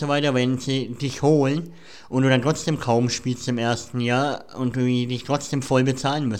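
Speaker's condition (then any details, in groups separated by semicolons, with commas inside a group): Cleft palate; says by the norm listeners would find podcasting unlistenable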